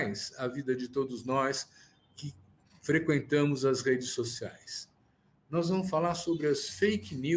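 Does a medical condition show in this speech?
No.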